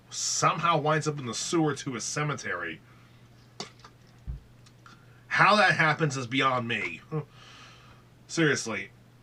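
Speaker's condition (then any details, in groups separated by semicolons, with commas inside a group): No condition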